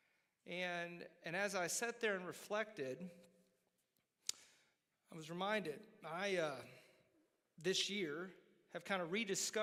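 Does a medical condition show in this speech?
No.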